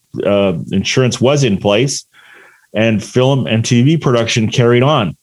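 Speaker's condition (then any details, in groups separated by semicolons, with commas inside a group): No condition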